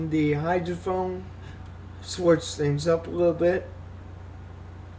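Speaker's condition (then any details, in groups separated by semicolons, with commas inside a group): Cerebral palsy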